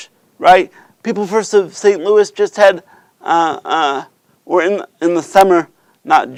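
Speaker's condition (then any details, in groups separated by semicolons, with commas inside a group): Cerebral palsy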